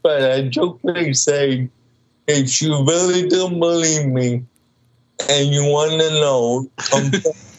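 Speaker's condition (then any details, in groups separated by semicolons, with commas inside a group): Cerebral palsy, mild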